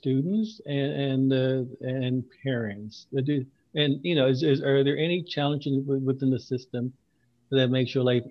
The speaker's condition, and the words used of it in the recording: Stuttering. You know, like I hate your name, Jonathan, because I've been so stuttering on the J, Jonathan.